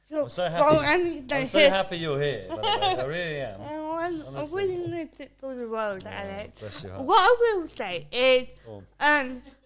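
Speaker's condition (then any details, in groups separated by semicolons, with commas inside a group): Cerebral palsy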